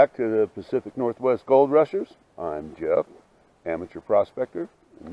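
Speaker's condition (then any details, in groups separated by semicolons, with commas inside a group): No condition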